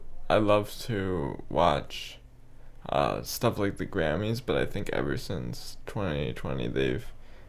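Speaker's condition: Cerebral palsy, spastic quadriplegia; uses walker or gait trainer

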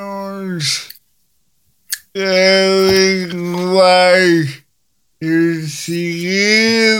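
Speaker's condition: Cerebral palsy; present from birth

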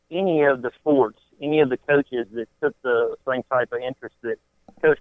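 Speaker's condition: No condition

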